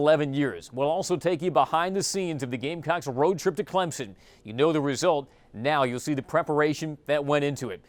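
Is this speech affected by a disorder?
No.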